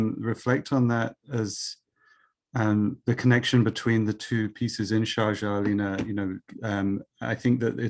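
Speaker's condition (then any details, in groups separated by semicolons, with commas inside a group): No condition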